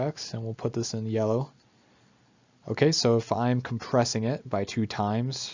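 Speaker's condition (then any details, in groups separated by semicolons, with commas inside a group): No condition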